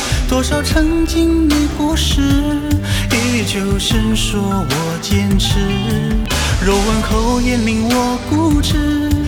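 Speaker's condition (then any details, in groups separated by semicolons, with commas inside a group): No condition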